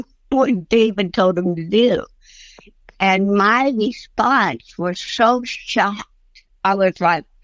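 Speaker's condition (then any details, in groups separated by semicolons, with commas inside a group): Cerebral palsy; since early childhood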